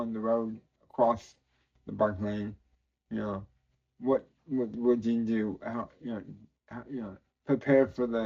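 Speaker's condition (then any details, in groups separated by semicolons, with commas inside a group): Cerebral palsy; tends to mess up words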